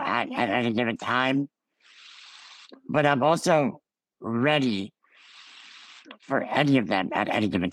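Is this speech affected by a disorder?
Yes: Ullrich congenital muscular dystrophy; from birth, diagnosed at 4, Ullrich found at 25 by DNA test; scoliosis surgery at 14 nearly fatal, stopped breathing 2 minutes six weeks later.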